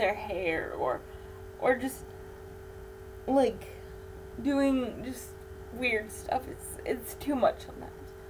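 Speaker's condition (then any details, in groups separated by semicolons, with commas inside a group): Cerebral palsy; able to talk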